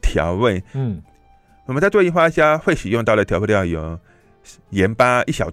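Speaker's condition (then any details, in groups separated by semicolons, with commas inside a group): Hearing impairment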